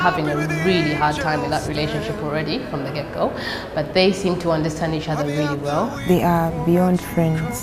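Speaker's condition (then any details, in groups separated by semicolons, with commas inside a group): No condition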